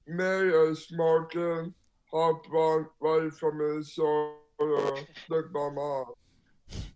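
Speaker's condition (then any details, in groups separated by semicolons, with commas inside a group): Down syndrome; congenital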